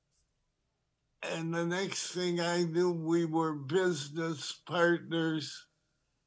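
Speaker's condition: Parkinson's disease; tremor

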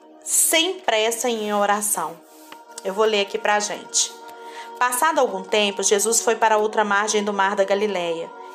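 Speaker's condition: No condition

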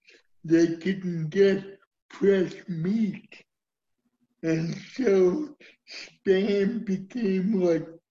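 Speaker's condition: Cerebral palsy; uses wheelchair

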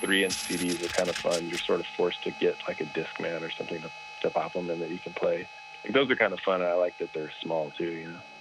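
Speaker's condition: No condition

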